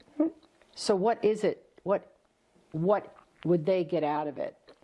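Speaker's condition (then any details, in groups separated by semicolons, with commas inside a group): No condition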